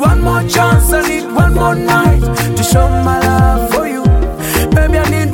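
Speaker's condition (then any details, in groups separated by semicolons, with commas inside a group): No condition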